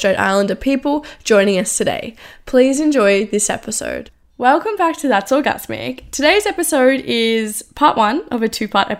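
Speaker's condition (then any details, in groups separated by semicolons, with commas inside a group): No condition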